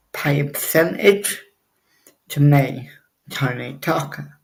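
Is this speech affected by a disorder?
Yes: cerebral palsy; obvious speech impediment.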